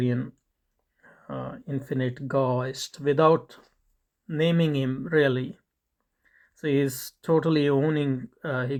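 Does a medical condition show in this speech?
No.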